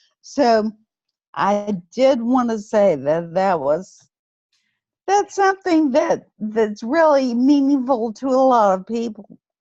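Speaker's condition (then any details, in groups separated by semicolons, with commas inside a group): Friedreich's ataxia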